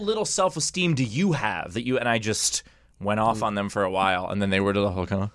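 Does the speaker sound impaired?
No.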